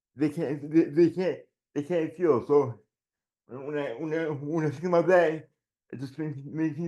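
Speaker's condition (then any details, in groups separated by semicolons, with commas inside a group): Generalized dystonia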